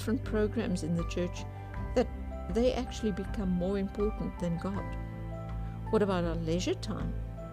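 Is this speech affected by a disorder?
No.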